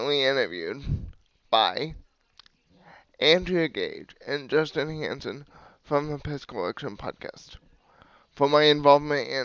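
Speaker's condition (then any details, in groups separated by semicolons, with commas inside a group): Cerebral palsy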